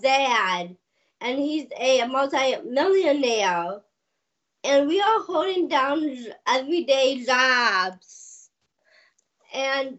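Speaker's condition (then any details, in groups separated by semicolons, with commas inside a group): Down syndrome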